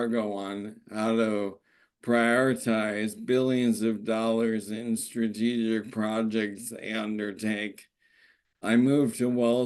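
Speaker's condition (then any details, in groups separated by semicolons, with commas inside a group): ALS; average progression, lost walking and talking within a year; normal a year ago, no longer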